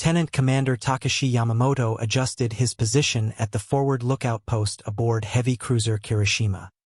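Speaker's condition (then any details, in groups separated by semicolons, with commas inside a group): No condition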